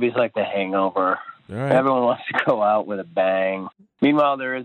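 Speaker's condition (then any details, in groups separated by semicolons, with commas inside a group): No condition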